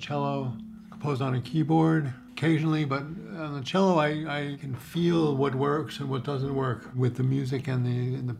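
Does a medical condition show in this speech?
Yes: Parkinson's disease; tremor-predominant, diagnosed some time ago, deep brain stimulation surgery, brain electrodes with battery pack; tremors eliminated by customized stimulation, steady, playing somewhat difficult.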